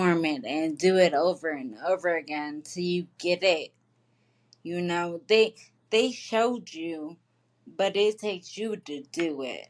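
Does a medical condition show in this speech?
Yes: traumatic brain injury; accident, injury at age 24.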